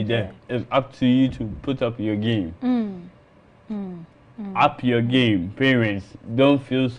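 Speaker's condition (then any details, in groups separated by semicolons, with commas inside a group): Cerebral palsy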